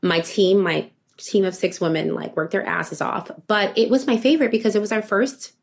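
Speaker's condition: No condition

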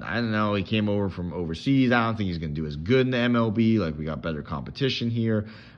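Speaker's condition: No condition

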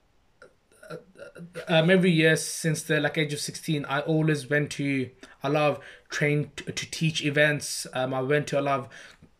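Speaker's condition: Stammer; stammer since childhood, mocked and imitated by other kids from primary school; age 26, saying own name takes a long time; struggles saying own name, stammers less with put-on Birmingham accent or exaggerated speech; repeated sounds, prolonged sounds

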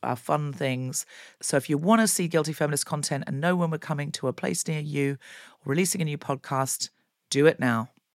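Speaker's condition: No condition

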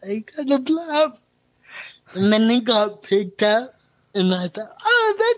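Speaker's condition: Cerebral palsy; noticeable speech impediment

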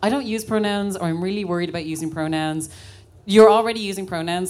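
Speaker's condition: No condition

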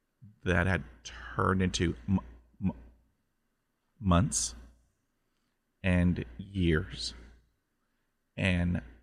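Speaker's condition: Stuttering; stutter since childhood; prolonged sounds, blocks

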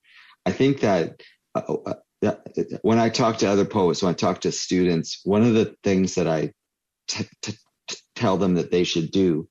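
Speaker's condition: Stuttering; stuttering since childhood; repeated sounds, prolonged sounds, blocks

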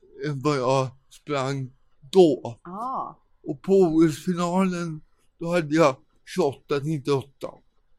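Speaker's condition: Cerebral palsy; present from birth

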